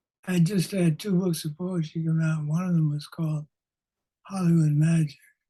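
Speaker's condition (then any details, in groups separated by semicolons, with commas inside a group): Parkinson's disease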